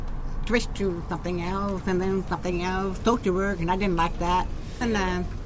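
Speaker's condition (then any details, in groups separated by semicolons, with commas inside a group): Deafness, profound, genetic, severe; deaf-sounding voice, mistaken for drunk slurring, sometimes taken as German accent, speech learned while hearing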